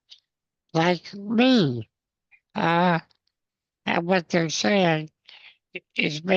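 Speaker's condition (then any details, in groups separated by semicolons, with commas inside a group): Spinal muscular atrophy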